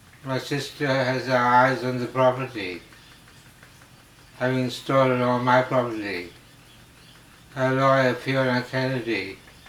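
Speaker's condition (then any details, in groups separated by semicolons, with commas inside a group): Slurred speech from poisoning; hypersalivation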